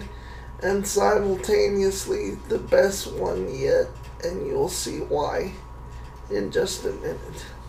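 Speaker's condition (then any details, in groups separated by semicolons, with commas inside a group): Cerebral palsy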